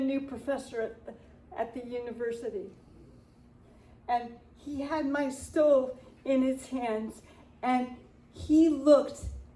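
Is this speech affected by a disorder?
Yes: cerebral palsy; spastic, mostly right hand and right side, stairs need railings.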